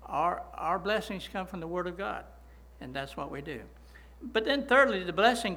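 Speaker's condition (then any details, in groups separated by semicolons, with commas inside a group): No condition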